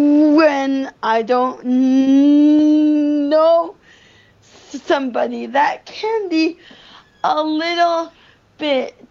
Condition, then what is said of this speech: Stuttering. They've always taught me to speak slower and blend the words together so that I am able to talk better.